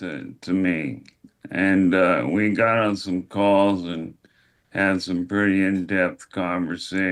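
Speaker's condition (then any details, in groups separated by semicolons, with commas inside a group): ALS; could barely speak during filming, says speech still present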